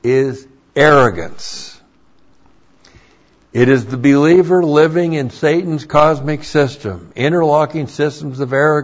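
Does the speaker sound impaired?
No.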